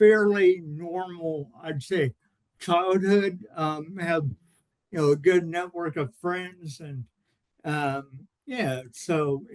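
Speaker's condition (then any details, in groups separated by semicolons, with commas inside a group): Cerebral palsy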